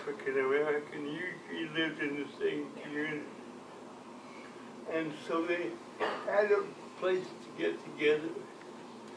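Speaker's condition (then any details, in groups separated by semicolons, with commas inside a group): Cerebral palsy; from birth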